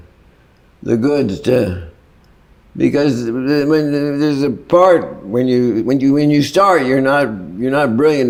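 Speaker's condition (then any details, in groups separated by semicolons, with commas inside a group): Parkinson's; worsening, often debilitating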